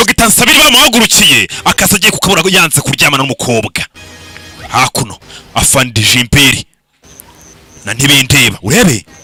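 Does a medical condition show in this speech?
No.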